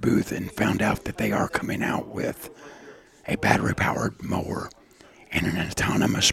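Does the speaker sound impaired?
Yes: partial laryngectomy for throat cancer; half of voice box removed in last surgery, multiple surgeries, sick for 3 years; only half a voice, hard to hear in loud environments.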